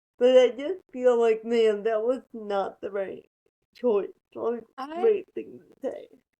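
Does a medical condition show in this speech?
Yes: cerebral palsy; spastic, ataxic features.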